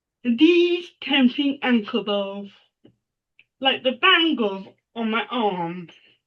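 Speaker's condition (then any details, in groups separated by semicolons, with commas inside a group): Cerebral palsy; mild form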